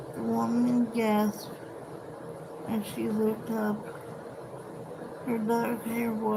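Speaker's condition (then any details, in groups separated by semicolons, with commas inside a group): Cerebral palsy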